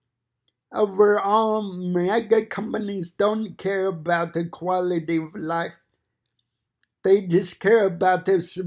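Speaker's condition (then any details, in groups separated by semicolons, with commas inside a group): Cerebral palsy; fine motor impairment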